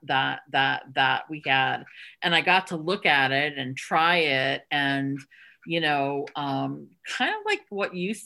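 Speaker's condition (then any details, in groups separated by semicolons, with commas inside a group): Stuttering; stuttering since early childhood, long covert period of hiding it after father's and teacher's negative reactions; formerly hid stuttering by not talking, substituting words, editing speech in advance; repeated words, prolonged sounds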